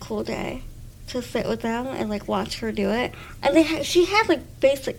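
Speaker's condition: Cleft lip and palate, Goldenhar syndrome; badly deviated nasal airway until surgery at 15, breathing affected

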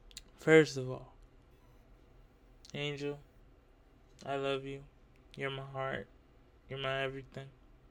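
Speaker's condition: Cerebral palsy; uses wheelchair

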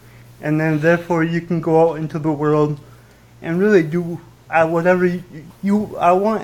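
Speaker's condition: Cerebral palsy with stutter; from birth, surgery on both femurs and right ankle at age 9, legs cut and twisted straighter, relearned walking; fairly significant stutter until recently, learned technique from YouTube video, fillers before known hard words, barely noticeable

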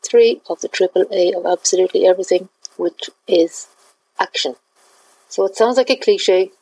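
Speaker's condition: No condition

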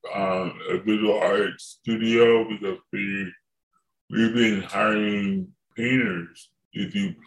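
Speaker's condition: Cerebral palsy; from birth

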